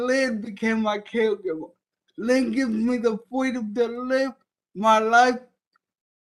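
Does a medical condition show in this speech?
Yes: cerebral palsy; present from birth.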